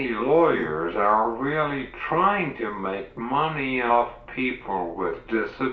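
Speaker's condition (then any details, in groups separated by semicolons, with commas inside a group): Cerebral palsy; uses wheelchair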